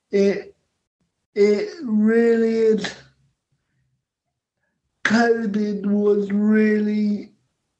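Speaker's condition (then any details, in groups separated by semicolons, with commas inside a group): Cerebral palsy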